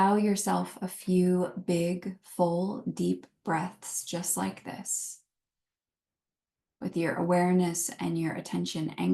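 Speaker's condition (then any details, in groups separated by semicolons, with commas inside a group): No condition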